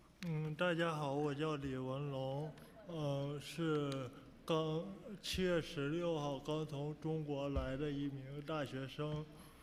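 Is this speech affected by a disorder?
Yes: cerebral palsy; speech impediment, needs extra time, uses interpreter.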